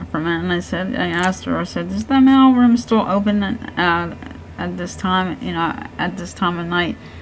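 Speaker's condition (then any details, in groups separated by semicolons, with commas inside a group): Cerebral palsy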